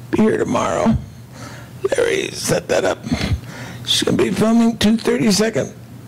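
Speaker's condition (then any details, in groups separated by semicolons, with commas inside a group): Multiple system atrophy; voice affected, avoids answering questions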